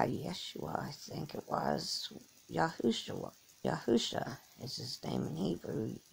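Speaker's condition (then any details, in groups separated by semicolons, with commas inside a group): Cerebral palsy; from birth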